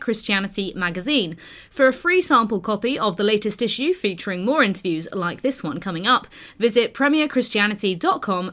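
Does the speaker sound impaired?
No.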